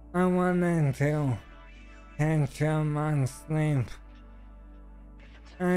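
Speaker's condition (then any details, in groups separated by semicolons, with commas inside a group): ALS; stem cell treatment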